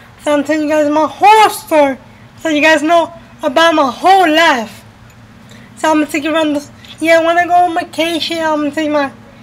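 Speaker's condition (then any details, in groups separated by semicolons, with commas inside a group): Cerebral palsy; uses a wheelchair, had surgery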